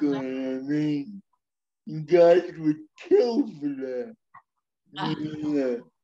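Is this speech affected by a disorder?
Yes: speech impairment; speech not perfect.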